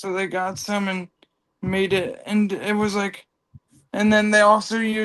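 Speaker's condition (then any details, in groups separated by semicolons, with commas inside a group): Cerebral palsy; from birth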